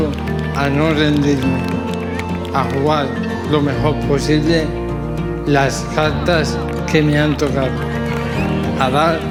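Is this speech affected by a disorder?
Yes: amyotrophic lateral sclerosis.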